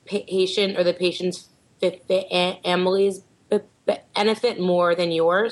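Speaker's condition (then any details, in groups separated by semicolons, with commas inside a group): Stuttering; discloses stuttering to listeners (advertising) for past few years; audible stuttering, listeners sometimes confused by way of talking; repeated sounds, prolonged sounds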